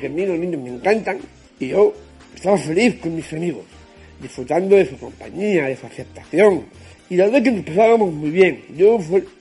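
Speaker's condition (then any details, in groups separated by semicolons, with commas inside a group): Down syndrome; genetic disorder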